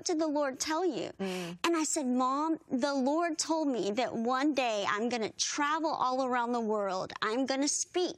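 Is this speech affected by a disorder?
Yes: bilateral cleft lip and palate; severe bilateral cleft lip and palate from birth, born in Guatemala mountains, not expected to survive; unable to nurse as infant, once could not speak, needed interpreters, singing voice strong.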